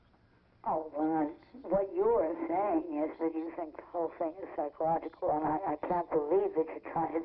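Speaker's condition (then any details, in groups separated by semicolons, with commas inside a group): Laryngeal cancer; left throat cancer a year ago, now large right-side tumor, judged incurable at Children's Hospital, San Francisco; just out of hospital, surgery planned next week to remove tumor, throat and voice box, considering Laetrile in Mexico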